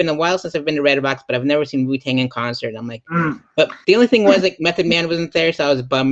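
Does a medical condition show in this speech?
No.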